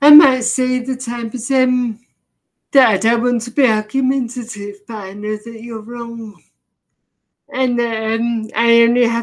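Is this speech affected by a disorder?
Yes: deafness, severe; can hardly understand speech, vocabulary partly picked up from reading.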